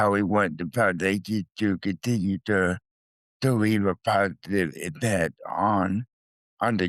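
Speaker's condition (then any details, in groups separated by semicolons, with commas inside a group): Cerebral palsy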